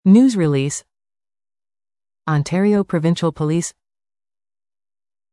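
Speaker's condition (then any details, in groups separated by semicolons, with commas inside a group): No condition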